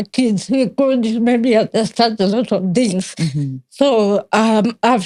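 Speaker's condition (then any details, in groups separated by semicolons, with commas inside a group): Cerebral palsy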